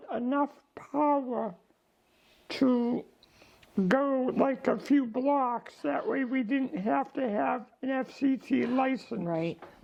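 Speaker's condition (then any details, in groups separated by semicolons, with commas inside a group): ALS; diagnosed about 15 months ago, declining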